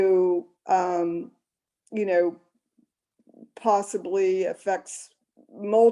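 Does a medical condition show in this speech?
No.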